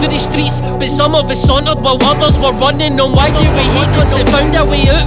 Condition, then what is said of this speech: None; typical speech.